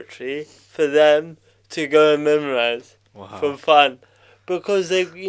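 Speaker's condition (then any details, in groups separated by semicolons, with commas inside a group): Cerebral palsy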